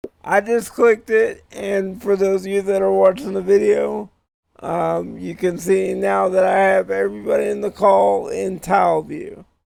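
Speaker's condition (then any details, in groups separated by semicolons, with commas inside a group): Cerebral palsy; speech sounds drunk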